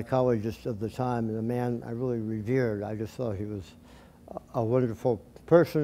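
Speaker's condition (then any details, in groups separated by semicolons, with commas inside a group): Tongue cancer surgery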